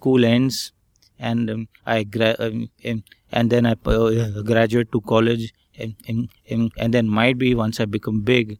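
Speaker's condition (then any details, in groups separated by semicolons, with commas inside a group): Stuttering; stuttering since birth, cause unknown, fluency shaping and reading practice in first two therapy sessions; Mumbai self-help group member, more comfortable speaking, says has found voice; stutters when speaking; repeated sounds, prolonged sounds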